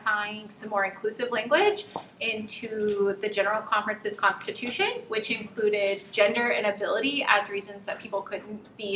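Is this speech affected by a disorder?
No.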